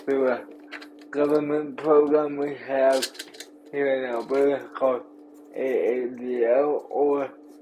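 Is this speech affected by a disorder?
Yes: cerebral palsy.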